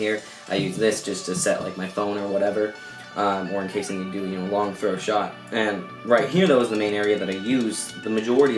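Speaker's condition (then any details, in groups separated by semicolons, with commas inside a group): No condition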